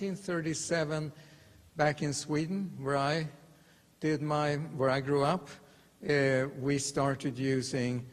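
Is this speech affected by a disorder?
No.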